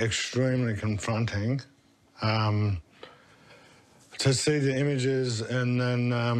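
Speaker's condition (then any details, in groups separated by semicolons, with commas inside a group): Motor neurone disease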